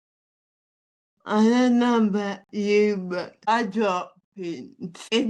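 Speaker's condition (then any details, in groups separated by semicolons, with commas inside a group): Athetoid spastic cerebral palsy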